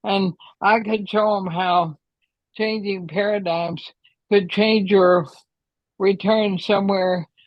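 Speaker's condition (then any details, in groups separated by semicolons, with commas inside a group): ALS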